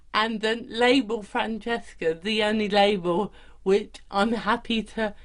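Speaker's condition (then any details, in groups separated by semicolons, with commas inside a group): Cerebral palsy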